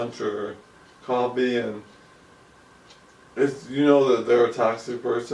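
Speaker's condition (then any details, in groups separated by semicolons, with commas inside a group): ALS; about 2 years since onset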